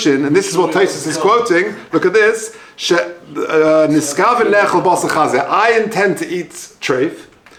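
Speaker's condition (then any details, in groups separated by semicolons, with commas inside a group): No condition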